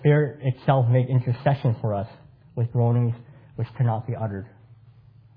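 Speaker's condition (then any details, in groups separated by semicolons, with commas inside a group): Cleft palate; congenital cleft palate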